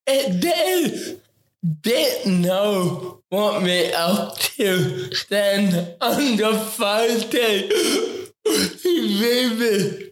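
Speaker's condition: Ataxic cerebral palsy; affects talking, taken very slow, talks word for word

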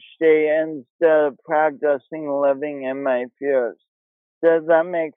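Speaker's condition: Cerebral palsy; started at Sioux Falls YMCA

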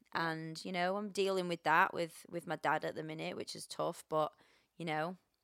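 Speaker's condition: No condition

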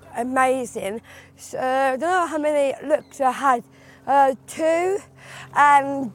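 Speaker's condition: Down syndrome; Down syndrome from birth

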